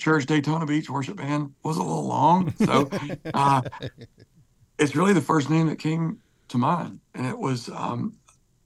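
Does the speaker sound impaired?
Yes: spasmodic dysphonia; voice disorder; voice sounds strained or hoarse, host asked if under the weather, not illness; voice grabs when talking, more talking brings more hoarseness, singing less hard than talking.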